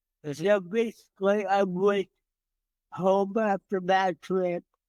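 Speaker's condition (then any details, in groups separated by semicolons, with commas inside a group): Cerebral palsy; from birth, entire left side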